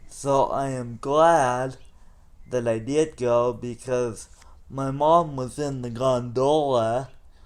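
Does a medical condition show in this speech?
Yes: cerebral palsy; tone and spasticity, wheelchair most of life; breathing work to loosen tight body.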